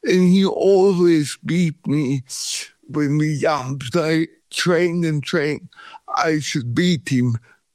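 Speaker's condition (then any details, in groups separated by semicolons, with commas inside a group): Cerebral palsy; from birth, no breathing first 40 minutes at birth, feet opposite of Charlie Chaplin, body shaking 40 years; muscle cramps and pain from shaking, cramp free after 5 days in Thailand, pain back within 3 days in Sweden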